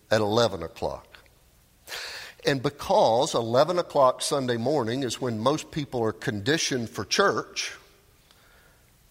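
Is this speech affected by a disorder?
No.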